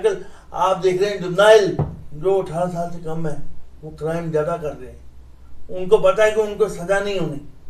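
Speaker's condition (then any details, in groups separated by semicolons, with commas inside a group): Cerebral palsy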